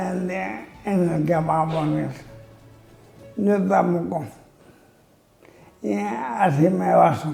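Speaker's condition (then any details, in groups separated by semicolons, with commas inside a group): Amyotrophic lateral sclerosis (ela)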